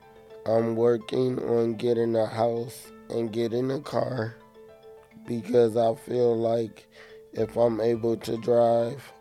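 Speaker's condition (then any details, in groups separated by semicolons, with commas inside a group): Cerebral palsy; affects movement, physical and occupational therapy, therapists had stair climbing to bathroom as exercise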